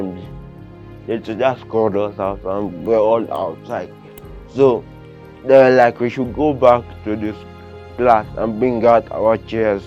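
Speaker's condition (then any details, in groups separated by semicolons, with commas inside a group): Cerebral palsy, severe; limits movement and coordination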